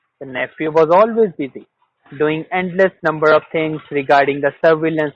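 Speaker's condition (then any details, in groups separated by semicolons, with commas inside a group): No condition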